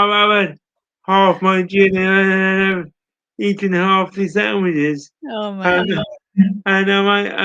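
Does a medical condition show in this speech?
Yes: cerebral palsy; speech impairment.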